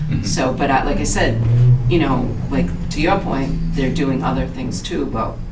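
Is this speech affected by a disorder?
No.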